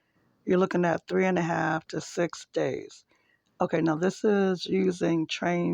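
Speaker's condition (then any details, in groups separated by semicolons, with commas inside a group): No condition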